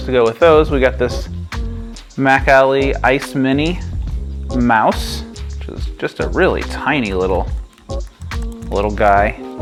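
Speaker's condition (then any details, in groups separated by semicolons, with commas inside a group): No condition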